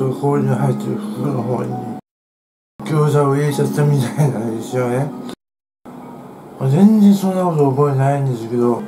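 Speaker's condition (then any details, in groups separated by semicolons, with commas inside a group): Tongue cancer, partial glossectomy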